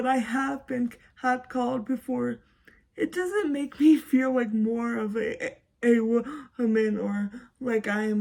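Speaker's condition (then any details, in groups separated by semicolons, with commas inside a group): Cerebral palsy, severe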